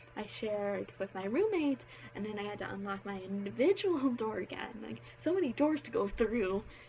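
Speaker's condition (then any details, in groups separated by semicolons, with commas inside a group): No condition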